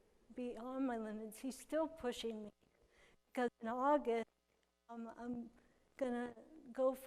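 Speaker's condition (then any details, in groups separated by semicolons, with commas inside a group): Cerebral palsy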